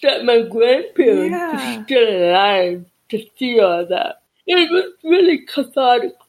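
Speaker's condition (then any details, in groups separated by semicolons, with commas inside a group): Deafness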